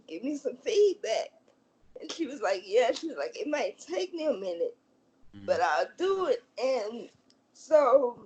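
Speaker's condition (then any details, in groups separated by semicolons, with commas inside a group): Cerebral palsy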